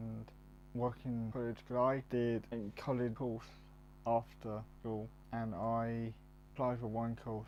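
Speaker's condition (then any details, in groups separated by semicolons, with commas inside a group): Cerebral palsy, mild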